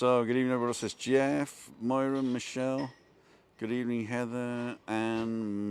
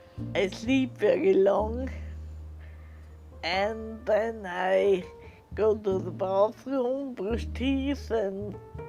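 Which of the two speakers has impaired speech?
The second: multiple sclerosis; worsening, prior chemotherapy-type treatment ineffective.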